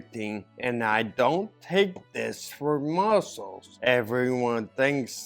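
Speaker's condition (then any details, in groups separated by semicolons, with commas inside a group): Ataxia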